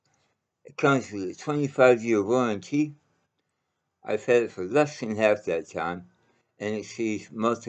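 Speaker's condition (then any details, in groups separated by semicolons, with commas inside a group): Mouth cancer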